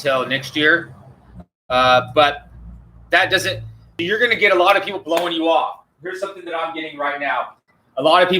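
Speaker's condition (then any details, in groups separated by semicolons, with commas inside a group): No condition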